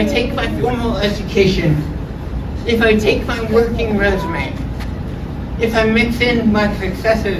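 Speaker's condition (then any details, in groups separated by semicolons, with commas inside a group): Cerebral palsy; with hearing loss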